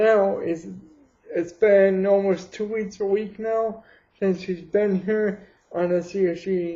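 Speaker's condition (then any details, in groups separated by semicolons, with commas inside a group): Cerebral palsy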